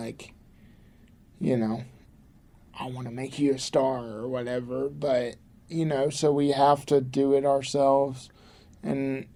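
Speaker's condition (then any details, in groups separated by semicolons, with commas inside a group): Cerebral palsy; from birth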